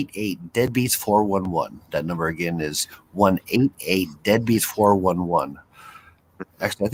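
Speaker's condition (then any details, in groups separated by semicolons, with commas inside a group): No condition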